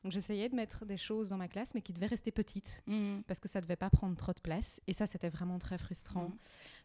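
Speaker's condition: No condition

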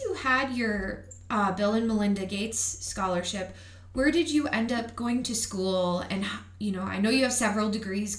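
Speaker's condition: No condition

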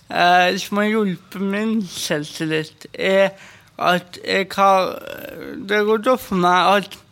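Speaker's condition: Cerebral palsy; uses a walking stick

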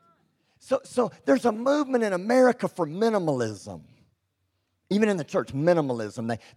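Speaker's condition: Cleft lip and palate; congenital

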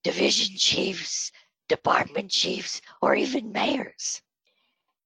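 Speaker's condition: Spasmodic dysphonia; on Botox treatment

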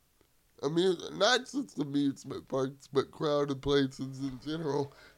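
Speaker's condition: Cerebral palsy; wheelchair user

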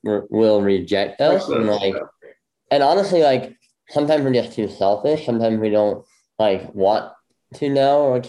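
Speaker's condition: Bilateral cleft lip; congenital bilateral

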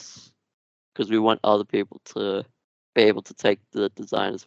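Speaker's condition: Duchenne muscular dystrophy; genetic, progressive

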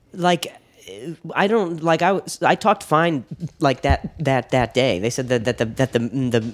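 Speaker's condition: Stutter; frequent word, phrase and part-word repetitions during conversation; repeats words, phrases and initial sounds; repeated words

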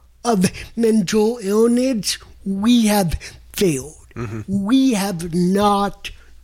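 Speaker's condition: Cerebral palsy; developmental

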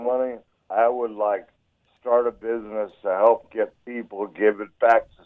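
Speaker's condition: Traumatic brain injury; does not talk well on phone, hosts mistook speech for sounding drunk

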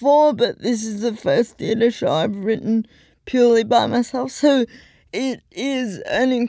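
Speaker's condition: Cerebral palsy; full-time wheelchair user

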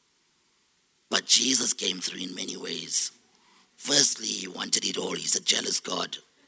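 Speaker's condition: Total laryngectomy; total laryngectomy for very rare deep laryngeal cancer

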